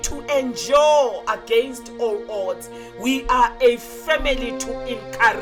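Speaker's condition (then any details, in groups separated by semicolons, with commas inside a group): No condition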